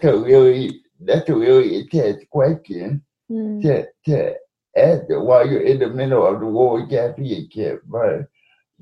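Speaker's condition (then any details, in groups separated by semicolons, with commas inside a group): Cerebral palsy; quadriplegic, present from birth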